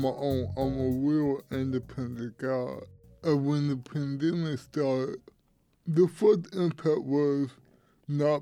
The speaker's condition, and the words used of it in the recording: Cerebral palsy. So it also affects my speaking, my walking, my hands.